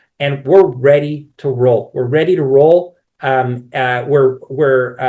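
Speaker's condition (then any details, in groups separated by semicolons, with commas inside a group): No condition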